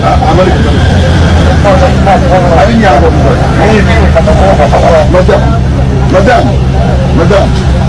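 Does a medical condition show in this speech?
No.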